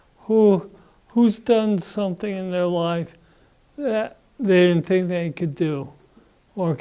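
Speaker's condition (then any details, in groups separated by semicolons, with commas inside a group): Parkinson's disease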